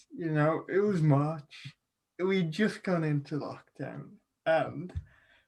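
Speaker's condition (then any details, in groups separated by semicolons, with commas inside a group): Cerebral palsy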